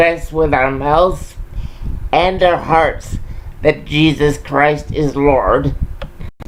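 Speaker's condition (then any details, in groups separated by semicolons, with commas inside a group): Cerebral palsy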